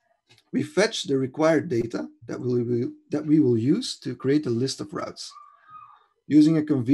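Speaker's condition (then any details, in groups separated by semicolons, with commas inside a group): No condition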